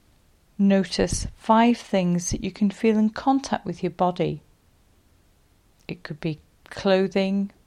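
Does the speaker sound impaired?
No.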